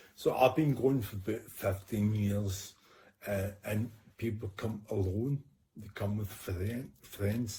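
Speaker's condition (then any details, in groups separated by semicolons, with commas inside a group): Idiopathic cerebellar ataxia; about 18 years since diagnosis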